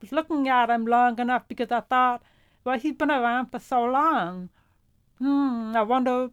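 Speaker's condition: Profound deafness; headphones too quiet

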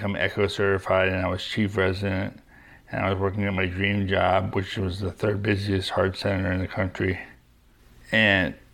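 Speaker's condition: Parkinson's disease; young-onset, LRRK2 hereditary, diagnosed at 38, right hand weakness, freezing, medication 5 years, deep brain stimulator; medication plus deep brain stimulation, adjustable if dyskinesias, daily exercise, Peloton bike

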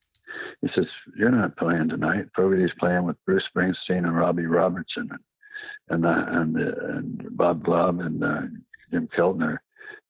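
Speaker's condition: Parkinson's; past cancer

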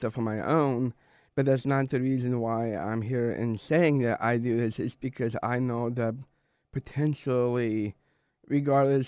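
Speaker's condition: Down syndrome

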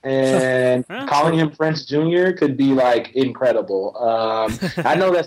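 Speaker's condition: No condition

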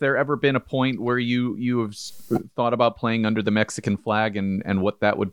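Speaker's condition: No condition

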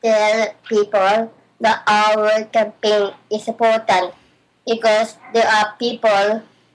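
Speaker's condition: Down syndrome; regular speech therapy, reading practices, public speaking and mc work to build confidence; some speech difficulties due to condition

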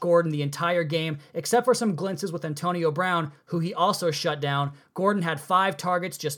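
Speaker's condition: No condition

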